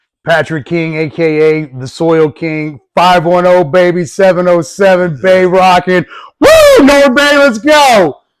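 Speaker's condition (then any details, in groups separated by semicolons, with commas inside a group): No condition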